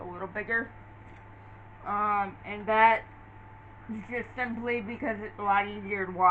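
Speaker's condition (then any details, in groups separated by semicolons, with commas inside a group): Cerebral palsy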